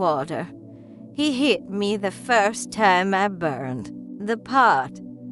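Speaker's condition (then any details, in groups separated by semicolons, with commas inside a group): No condition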